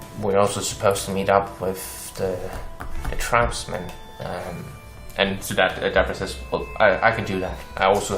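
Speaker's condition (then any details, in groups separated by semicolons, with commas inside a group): No condition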